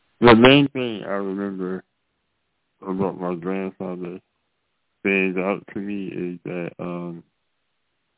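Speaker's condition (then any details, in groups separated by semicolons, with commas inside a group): Muscular dystrophy; progressive muscle weakness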